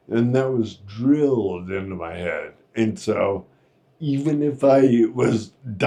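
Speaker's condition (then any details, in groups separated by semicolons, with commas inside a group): Friedreich's ataxia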